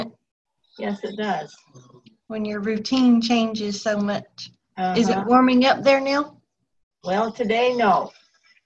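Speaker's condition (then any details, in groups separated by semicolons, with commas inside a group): No condition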